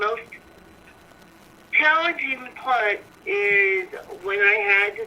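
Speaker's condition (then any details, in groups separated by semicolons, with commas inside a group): Cerebral palsy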